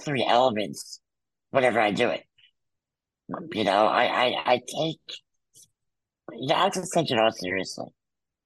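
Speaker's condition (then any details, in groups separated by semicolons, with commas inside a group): Muscular dystrophy; congenital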